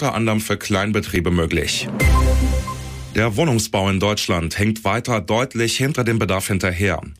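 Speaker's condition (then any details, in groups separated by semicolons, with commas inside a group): No condition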